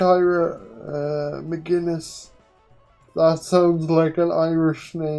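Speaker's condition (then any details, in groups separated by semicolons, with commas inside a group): Quadriplegic cerebral palsy; uses one hand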